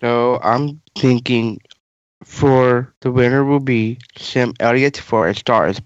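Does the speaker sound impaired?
Yes: Down syndrome.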